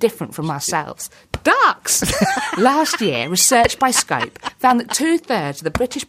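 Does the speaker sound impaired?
Yes: Tourette's syndrome; tics from childhood, blinking, throat clearing, worsened into 20s, diagnosed at 26, wheelchair for chaotic walking; audible chest punching thumps, hedgehog, cat, ducks interrupting speech; inappropriate words or phrases, some swearing.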